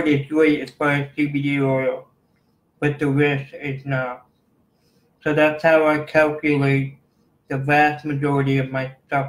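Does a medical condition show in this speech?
Yes: cerebral palsy.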